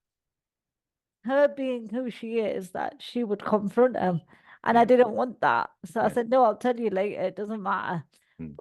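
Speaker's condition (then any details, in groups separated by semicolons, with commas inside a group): Cerebral palsy; all four limbs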